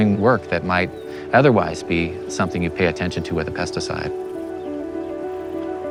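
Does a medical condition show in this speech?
No.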